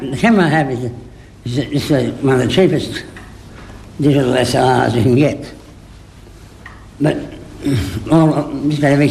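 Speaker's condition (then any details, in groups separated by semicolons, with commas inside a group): Parkinson's disease, young onset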